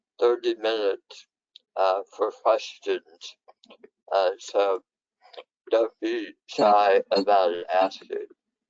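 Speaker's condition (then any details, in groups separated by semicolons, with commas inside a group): Head and neck cancer; left vagus nerve severed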